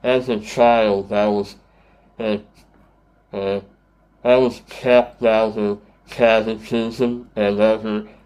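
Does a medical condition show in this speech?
Yes: Treacher Collins syndrome; congenital, cleft palate and jaw surgeries, tracheostomy, deaf three years, bone conduction hearing aids, speech therapy; voice distorted, some cannot understand, worse on telephone, repeating takes energy, intelligible after years of therapy.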